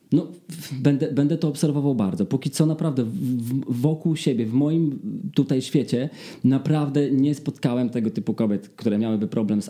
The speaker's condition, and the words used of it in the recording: Stuttering. Słuchaj, nie jesteś dobrym reprezentantem grupy osób jąkających się, bo właśnie mówiłeś przez minutę bez przerwy